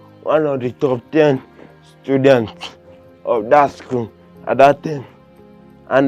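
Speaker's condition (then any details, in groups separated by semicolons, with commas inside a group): Cerebral palsy, severe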